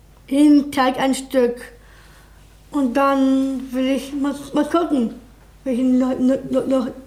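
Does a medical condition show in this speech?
Yes: Down syndrome; congenital trisomy 21, three copies of chromosome 21, found by doctors from birth, hypermobile joints, small ears.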